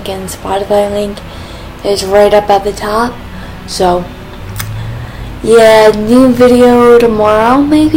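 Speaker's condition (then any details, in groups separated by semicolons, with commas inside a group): Cerebral palsy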